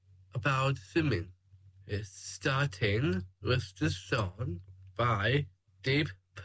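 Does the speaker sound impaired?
Yes: Down syndrome; 21 years old.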